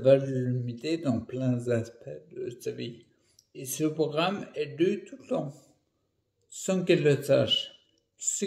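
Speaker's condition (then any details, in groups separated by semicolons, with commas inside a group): Primary progressive multiple sclerosis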